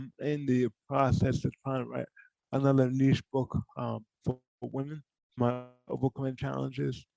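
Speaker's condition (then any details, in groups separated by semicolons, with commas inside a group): Cerebral palsy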